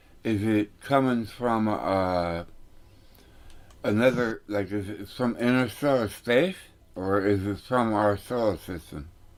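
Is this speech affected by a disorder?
Yes: tongue cancer; tongue tumor.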